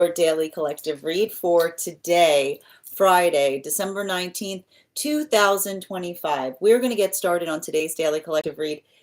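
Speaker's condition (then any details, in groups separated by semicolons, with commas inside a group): No condition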